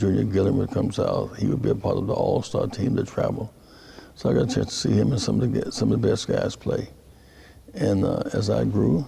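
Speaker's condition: Parkinson's disease; first noticed through falls while walking, diagnosed by specialist, severe difficulty rising from chair, ignored about a year; recent diagnosis, dopamine medication four times daily, physical and occupational therapy, big stretches, exaggerated movements; speech therapy

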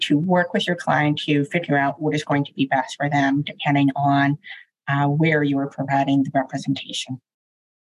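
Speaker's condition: Deafness, deaf and oral, cochlear implants; uses cochlear implants to hear

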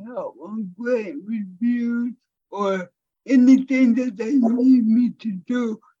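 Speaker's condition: Cerebral palsy; speech impairment

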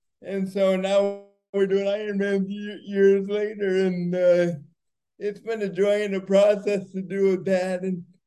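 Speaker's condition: Cerebral palsy; wheelchair user

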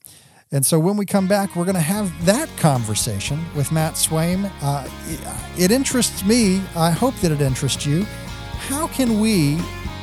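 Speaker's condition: No condition

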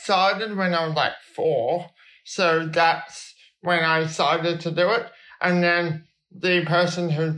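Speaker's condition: Cerebral palsy

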